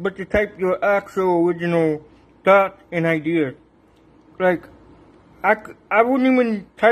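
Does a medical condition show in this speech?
Yes: cerebral palsy.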